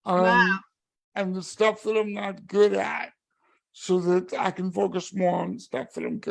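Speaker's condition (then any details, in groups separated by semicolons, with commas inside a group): Cerebral palsy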